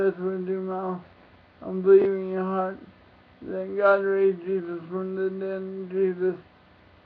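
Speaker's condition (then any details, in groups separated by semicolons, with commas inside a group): Cerebral palsy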